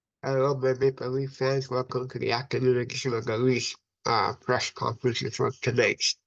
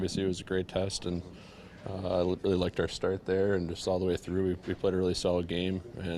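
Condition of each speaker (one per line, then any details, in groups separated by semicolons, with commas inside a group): Cerebral palsy; from birth, affects brain and body muscles
No condition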